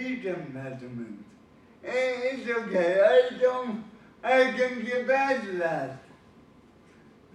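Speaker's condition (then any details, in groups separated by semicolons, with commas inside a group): Cerebral palsy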